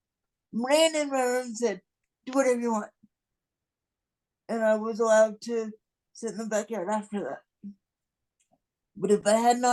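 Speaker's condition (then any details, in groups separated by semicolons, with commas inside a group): Cerebral palsy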